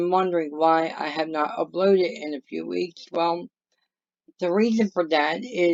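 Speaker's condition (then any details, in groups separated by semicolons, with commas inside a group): Cerebral palsy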